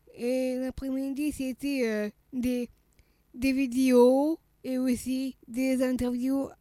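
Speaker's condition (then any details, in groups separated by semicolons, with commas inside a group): Down syndrome (trisomy 21); congenital heart malformation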